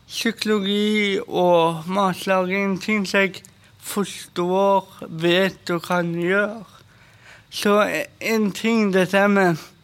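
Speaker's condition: Cerebral palsy; uses a walking stick

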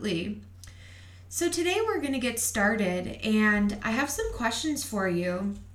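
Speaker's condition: No condition

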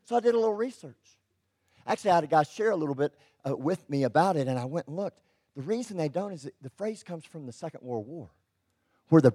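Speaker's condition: Cleft lip and palate; congenital, present from birth; expected never to be able to speak

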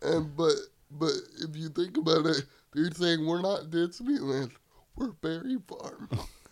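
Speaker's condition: Cerebral palsy; wheelchair user

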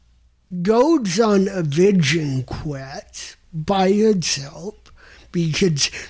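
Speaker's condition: Cerebral palsy; non-progressive

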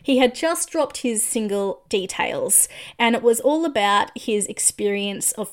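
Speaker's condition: No condition

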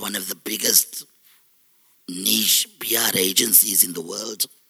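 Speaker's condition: Total laryngectomy; relearned speech, formerly artificial robotic voice like Stephen Hawking, speaking about 18 months, self-described sexy voice

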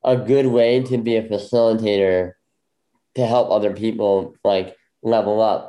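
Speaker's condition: Bilateral cleft lip; left ear tumor

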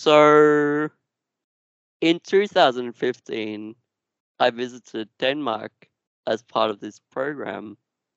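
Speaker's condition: Duchenne muscular dystrophy; genetic

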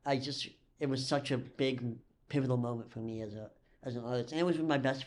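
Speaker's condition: Cleft lip and palate; dental problems

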